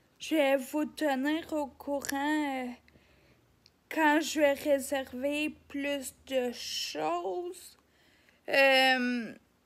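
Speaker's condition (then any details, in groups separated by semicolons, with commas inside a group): Ataxia; degenerative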